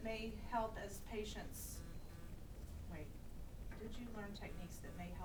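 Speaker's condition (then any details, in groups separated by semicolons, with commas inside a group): No condition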